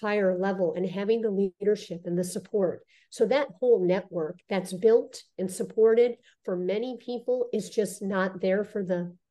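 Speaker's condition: Cleft lip and palate; congenital

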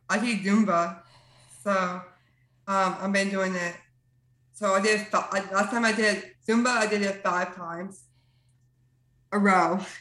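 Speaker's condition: Down syndrome

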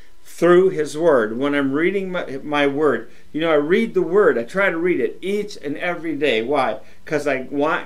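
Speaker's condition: No condition

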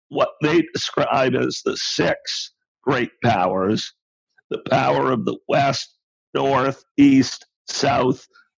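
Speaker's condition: Spasmodic dysphonia; trouble speaking at onset, lost consistent comfortable use of voice, very limited ability to speak

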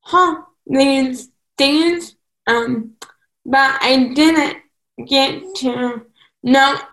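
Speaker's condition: Cerebral palsy; needs help with grooming and household tasks, unable to drive, some mental developmental delay

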